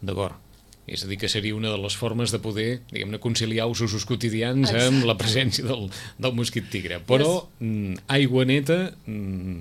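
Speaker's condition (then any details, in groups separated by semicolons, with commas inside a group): No condition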